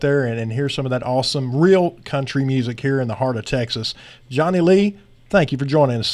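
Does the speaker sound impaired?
No.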